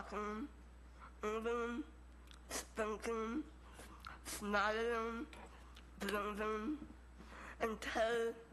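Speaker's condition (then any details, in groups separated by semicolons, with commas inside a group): Moebius syndrome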